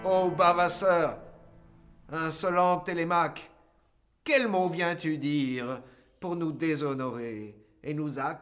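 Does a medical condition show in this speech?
No.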